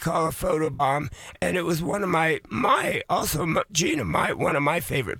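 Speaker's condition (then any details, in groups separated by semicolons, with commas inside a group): Voice changed after vocal cord surgery; man aged 81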